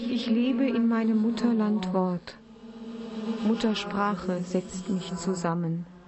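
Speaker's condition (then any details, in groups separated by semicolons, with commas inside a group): No condition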